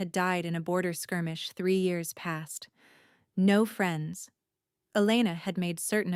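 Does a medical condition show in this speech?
No.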